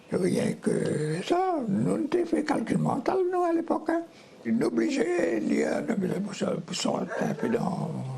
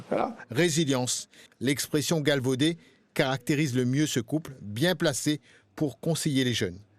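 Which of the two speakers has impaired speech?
The first: laryngeal cancer; possibly asbestos exposure; age 72; voice lost for several months.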